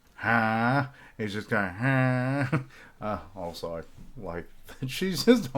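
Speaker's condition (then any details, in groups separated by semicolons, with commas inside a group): No condition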